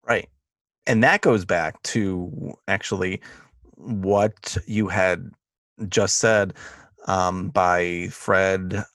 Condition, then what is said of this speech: Stuttering. But you know, it's obvious that I talk in a like a different way.